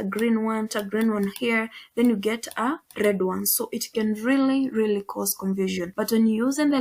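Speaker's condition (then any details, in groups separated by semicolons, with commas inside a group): No condition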